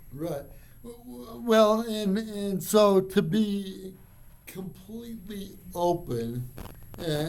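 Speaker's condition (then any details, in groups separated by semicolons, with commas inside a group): Cerebral palsy; from birth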